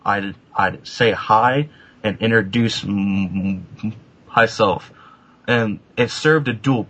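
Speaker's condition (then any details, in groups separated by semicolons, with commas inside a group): Stuttering, prolongation type; speech therapy from a young age with school speech pathologist in Raleigh; overt, never hides or avoids stuttering, uses speech therapy tools; changed from heavy repetitions to mainly prolongations, often stutters on own name, strings sentences without much trouble; repeated words, prolonged sounds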